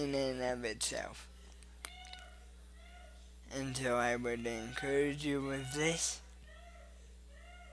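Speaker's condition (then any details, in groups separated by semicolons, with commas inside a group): Cerebral palsy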